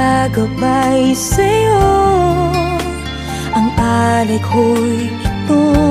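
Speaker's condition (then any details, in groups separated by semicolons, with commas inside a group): No condition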